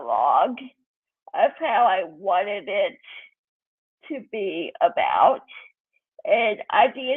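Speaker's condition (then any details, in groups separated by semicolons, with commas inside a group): Cerebral palsy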